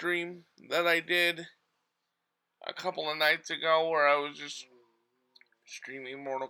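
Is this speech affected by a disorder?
Yes: cerebral palsy.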